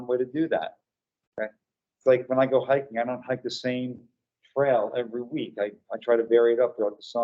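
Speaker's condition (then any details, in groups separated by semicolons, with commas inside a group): No condition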